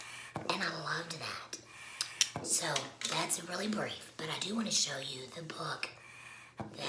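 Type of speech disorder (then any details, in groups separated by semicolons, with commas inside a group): Speech with a voice prosthesis; laryngectomy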